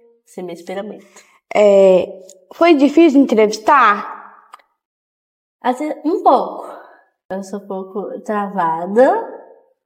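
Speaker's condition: Down syndrome; genetic condition, trisomy 21

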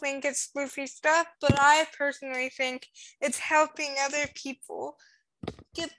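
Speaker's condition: Cerebral palsy; congenital spastic cerebral palsy

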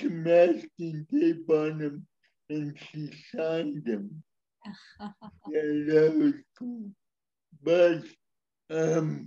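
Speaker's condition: Speech impairment; speech not perfect

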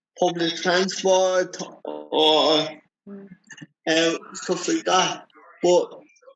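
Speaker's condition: Cerebral palsy; can speak for himself

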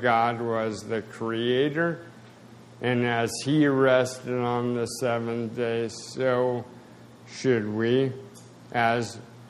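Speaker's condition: Spasticity, mild

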